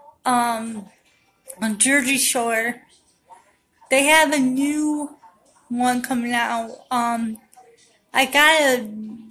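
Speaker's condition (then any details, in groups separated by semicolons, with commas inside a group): Cerebral palsy; affects walking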